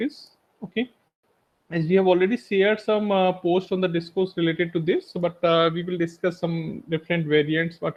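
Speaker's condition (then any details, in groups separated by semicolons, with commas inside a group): No condition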